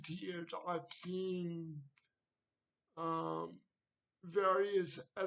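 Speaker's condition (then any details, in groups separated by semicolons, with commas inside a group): Cerebral palsy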